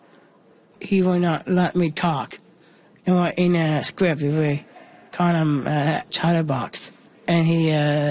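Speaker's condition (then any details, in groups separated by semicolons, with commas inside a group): Down syndrome; intellectual disability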